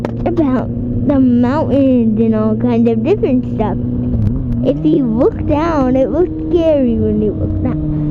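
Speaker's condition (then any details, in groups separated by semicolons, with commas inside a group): Cerebral palsy; affects legs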